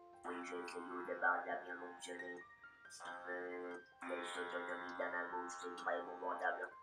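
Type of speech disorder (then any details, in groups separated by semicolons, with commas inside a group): Electrolarynx speech; laryngectomy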